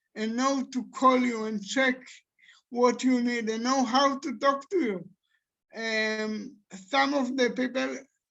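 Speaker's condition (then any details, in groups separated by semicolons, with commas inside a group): Cerebral palsy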